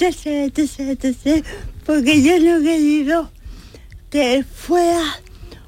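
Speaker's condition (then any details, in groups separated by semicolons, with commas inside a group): Cerebral palsy; cannot use pen, paper or computer, wrote first book with Licornio head pointer; types with nose on tablet and phone; vocalization problems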